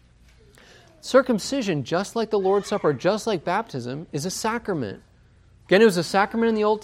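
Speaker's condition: No condition

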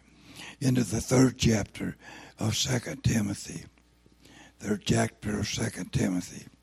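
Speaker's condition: Throat cancer, lost vocal cord

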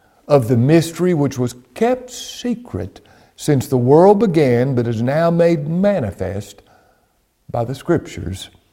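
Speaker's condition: No condition

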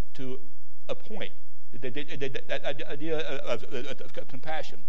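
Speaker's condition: Stuttering; stutter as usual way of talking, recent neck surgery; throat may get scratchy during talk, Halls lozenges at hand; worse when unwell, mistaken for stroke by Life Squad paramedics; repeated sounds

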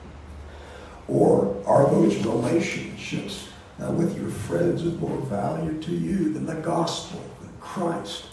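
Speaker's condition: Voice disorder; not contagious

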